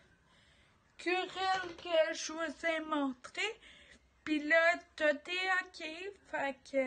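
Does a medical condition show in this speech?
Yes: ataxia; degenerative.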